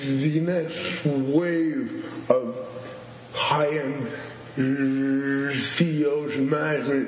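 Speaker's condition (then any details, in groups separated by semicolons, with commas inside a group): Stuttering; stuttering since at least teenage years, also cerebral palsy, which compounds things; has had long disfluent moments on own name; prolonged sounds, blocks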